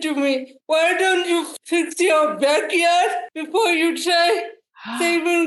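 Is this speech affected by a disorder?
Yes: cerebral palsy; diagnosed at 6 months old, quadriplegic; needs daily help with basic tasks like dressing and making food.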